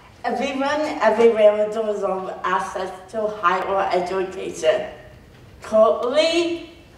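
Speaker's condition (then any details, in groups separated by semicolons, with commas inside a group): Cerebral palsy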